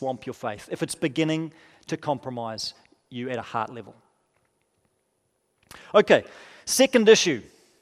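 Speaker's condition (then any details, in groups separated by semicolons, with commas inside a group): No condition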